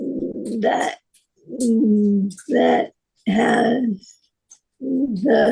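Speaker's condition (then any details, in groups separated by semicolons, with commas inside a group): Parkinson's disease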